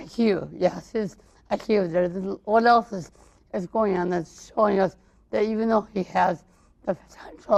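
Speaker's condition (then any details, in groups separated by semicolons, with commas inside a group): Cerebral palsy, mild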